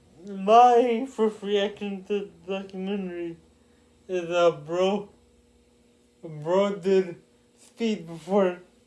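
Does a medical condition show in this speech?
Yes: cerebral palsy; with developmental delay.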